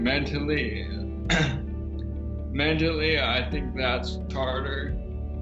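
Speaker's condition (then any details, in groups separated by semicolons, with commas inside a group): ALS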